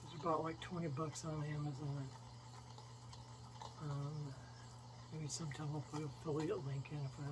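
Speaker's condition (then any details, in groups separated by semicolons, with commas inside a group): Myasthenia gravis; affects two fingers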